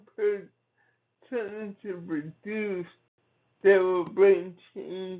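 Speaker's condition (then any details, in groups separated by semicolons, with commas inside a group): Cerebral palsy; from birth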